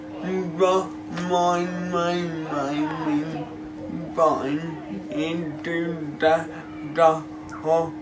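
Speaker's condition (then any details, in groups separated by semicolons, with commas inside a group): Cerebral palsy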